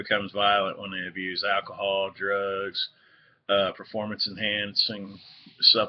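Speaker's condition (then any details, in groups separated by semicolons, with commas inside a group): No condition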